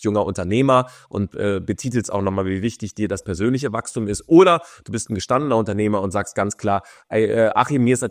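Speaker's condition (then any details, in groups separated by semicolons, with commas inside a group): No condition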